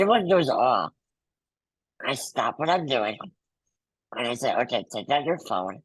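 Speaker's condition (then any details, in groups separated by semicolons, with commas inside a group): Muscular dystrophy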